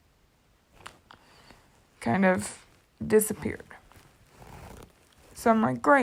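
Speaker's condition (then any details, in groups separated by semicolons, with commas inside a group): Cerebral palsy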